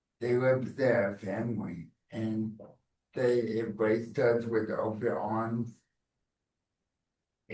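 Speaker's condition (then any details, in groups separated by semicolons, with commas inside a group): Cerebral palsy; present from birth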